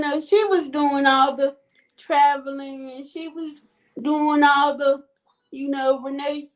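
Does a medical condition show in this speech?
Yes: cerebral palsy.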